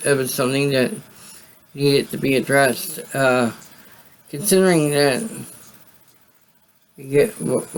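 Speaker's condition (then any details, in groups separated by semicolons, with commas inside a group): Cerebral palsy; voice sound affected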